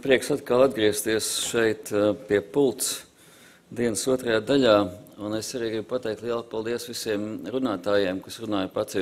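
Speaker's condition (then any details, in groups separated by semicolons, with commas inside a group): No condition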